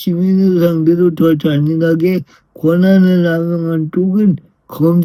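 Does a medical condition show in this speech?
Yes: brain lesion disability.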